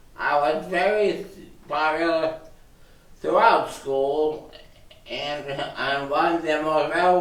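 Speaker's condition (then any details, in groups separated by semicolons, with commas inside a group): Traumatic brain injury; quadriparesis, limited use of all limbs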